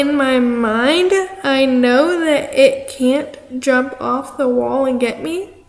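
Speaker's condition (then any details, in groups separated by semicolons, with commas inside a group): Cerebral palsy; affects arm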